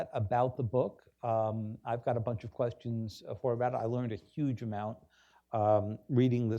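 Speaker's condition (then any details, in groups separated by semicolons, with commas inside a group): No condition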